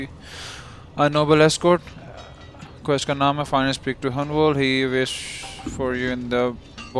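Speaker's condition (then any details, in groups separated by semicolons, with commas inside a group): No condition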